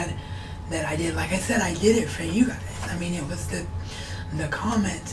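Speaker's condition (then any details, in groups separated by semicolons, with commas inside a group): Cerebral palsy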